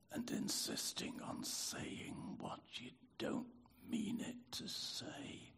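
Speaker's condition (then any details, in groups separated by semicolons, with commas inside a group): Spasmodic dysphonia; easier with use but tires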